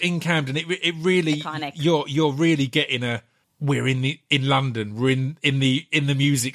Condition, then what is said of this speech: Stuttering. I get it all the time with things because I've got a stammer.